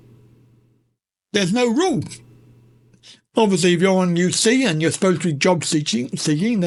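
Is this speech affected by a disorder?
Yes: cerebral palsy.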